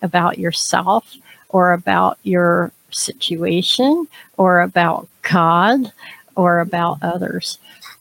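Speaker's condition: Cleft palate; extremely severe

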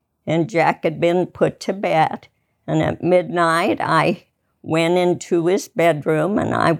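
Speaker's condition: ALS; lost ability to walk

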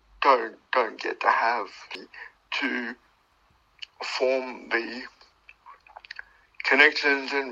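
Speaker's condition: Cerebral palsy; from birth, born two months premature, died twice at birth, brain damage; wheelchair user, much difficulty with motor function

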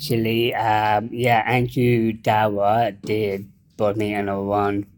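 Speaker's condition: Down syndrome; intellectual disability

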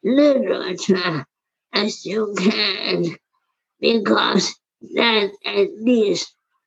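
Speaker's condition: Primary lateral sclerosis; wheelchair

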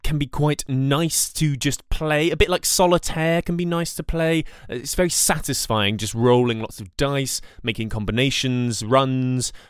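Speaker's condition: No condition

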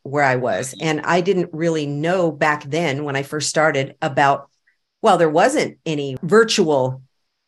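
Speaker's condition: No condition

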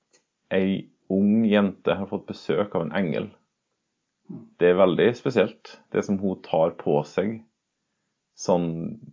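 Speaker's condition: No condition

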